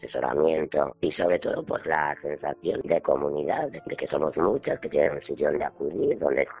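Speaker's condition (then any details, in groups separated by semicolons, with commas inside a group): Laryngectomy; laryngectomy linked to head and neck cancer, vocal cords removed; voice lost immediately after surgery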